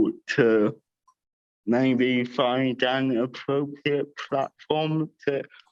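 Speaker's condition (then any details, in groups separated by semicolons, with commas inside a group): Cerebral palsy with dysarthria; all four limbs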